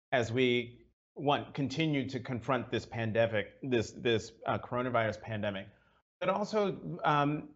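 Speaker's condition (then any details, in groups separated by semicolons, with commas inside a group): No condition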